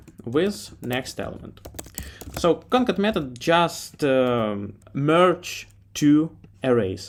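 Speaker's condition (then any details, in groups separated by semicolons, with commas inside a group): No condition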